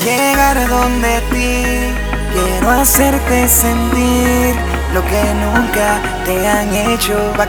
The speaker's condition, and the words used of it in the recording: None; typical speech.